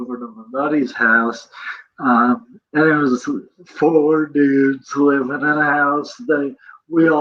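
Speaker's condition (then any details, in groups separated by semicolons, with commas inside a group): Cerebral palsy; present from birth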